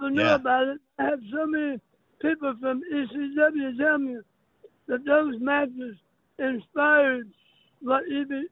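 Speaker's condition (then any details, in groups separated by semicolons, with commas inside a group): Throat cancer; voice box kept, lasting impact on throat and speech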